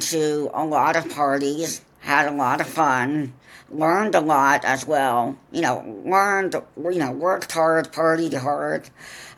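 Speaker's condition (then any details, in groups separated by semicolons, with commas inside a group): Profound deafness; congenital profound deafness, cochlear implants, attended Ohio Valley Voices school in southwest Ohio; excellent conversationalist, natural communicator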